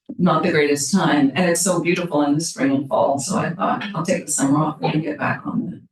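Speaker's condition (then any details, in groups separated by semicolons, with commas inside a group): No condition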